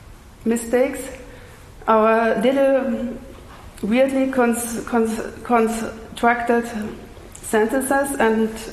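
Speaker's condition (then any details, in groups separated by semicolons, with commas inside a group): Stuttering; lifelong stutter, neurological, speech therapy since youth, jaw, belly and leg cramps when suppressing; amount varies day to day, not controllable; stutters on own name, smooth repetitions, silent blocks, slower than fluent speakers; repeated sounds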